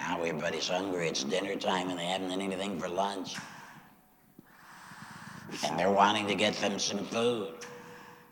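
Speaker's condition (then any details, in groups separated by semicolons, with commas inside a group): Laryngectomy after throat cancer; throat cancer treated with chemo and radiation, recurred, voice box removed, voice prosthesis placed; speaking through voice prosthesis today; voice produced through throat prosthesis, likened to kazoo, altered tone of voice joked about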